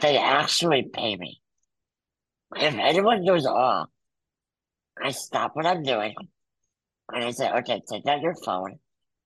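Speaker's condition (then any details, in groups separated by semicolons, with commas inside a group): Muscular dystrophy; congenital, wheelchair user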